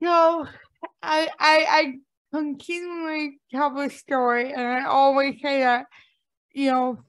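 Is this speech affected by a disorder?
Yes: cerebral palsy; since birth, diagnosed at age 2, arthritis since age 30, becoming less ambulatory, cannot stand long even assisted; speech mocked for years for how it sounds, speaks on podcasts, avoids speaking in TikTok videos.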